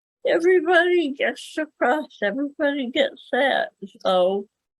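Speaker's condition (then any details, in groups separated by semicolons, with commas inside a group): Cerebral palsy; speaks better than types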